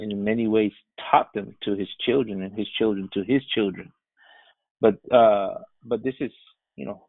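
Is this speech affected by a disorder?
No.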